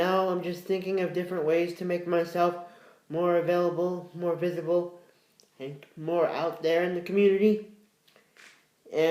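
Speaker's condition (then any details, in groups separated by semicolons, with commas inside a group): Cerebral palsy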